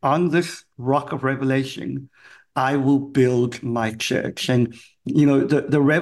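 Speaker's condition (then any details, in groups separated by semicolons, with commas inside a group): Cleft palate; congenital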